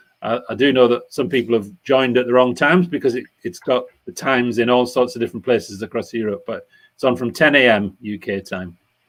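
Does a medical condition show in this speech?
No.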